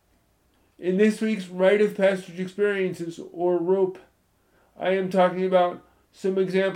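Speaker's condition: Spastic cerebral palsy; from spinal meningitis at birth, born 2 months premature, mainly legs, secondarily arms and hands; moderate impact on balance and coordination, stiff tight involuntary muscle movements, walks with crutches or poles

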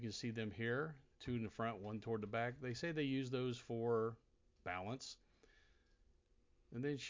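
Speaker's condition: No condition

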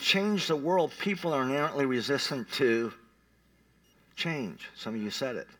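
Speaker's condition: Cleft palate; congenital cleft palate with other complications, not expected to survive first week, once stopped breathing, revived by nurse

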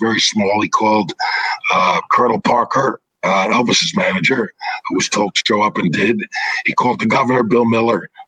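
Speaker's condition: Throat cancer, vocal cords removed

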